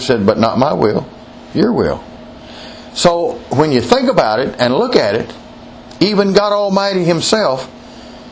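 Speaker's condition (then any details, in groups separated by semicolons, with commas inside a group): No condition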